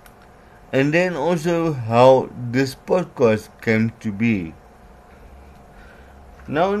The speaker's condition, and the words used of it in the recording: Cerebral palsy. There's certain letters I can't properly pronounce, so it comes out flat.